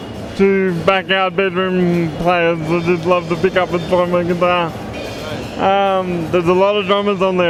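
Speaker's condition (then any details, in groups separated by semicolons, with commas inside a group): Cerebral palsy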